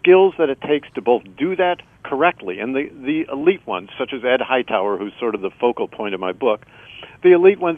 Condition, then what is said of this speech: No condition.